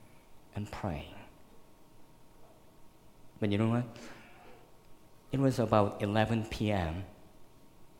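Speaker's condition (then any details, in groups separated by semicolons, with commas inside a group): Cleft lip and palate, severe; one in junior high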